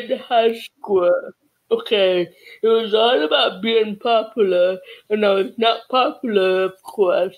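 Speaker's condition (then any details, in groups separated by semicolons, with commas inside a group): Cerebral palsy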